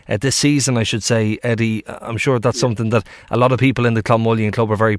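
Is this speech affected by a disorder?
No.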